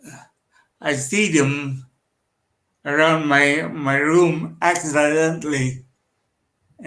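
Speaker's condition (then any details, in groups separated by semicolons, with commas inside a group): Cerebral palsy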